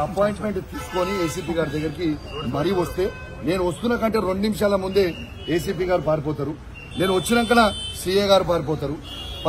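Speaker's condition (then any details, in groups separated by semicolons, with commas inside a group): No condition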